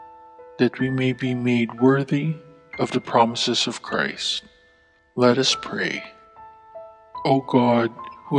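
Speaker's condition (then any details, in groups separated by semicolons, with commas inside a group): No condition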